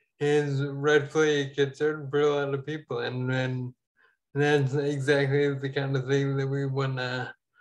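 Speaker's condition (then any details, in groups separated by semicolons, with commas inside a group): Ataxia; falls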